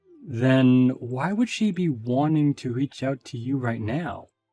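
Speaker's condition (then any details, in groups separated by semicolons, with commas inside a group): No condition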